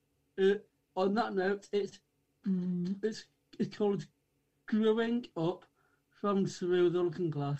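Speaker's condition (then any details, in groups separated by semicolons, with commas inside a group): Down syndrome; from birth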